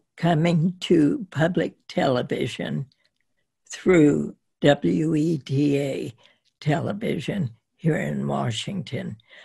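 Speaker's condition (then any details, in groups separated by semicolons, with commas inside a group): Spasmodic dysphonia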